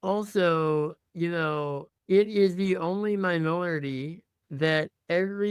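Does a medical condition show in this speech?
Yes: muscular dystrophy; progressed, past respiratory crisis, long-term complex care.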